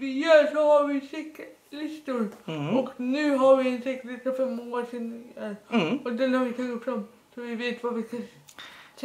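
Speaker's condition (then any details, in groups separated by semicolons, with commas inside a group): Dyskinetic cerebral palsy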